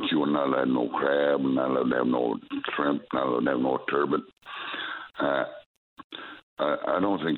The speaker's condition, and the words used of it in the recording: Stroke. I can bear with me because I talk on a slur sometimes because I had a stroke.